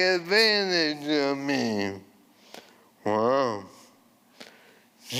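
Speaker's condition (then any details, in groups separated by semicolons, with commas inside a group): ALS; voice changed from earlier resonant voice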